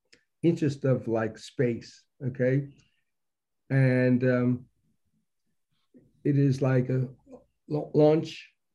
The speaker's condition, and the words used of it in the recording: Aphasia. And once he lost his ability to speak, he became very talkative.